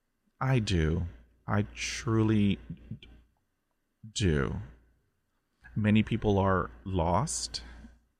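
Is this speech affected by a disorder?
Yes: stuttering; stutter since childhood, 20 years speech therapy first on fluency, hypnosis, military hypnotherapist on mental health; here prolonged sounds, blocks.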